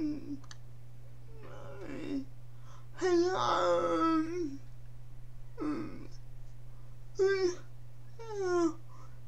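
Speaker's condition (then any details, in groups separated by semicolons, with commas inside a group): Cerebral palsy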